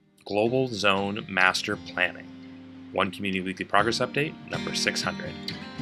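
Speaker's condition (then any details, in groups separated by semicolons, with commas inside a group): No condition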